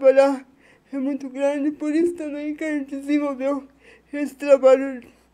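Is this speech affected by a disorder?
Yes: cerebral palsy; spasticity, premature birth.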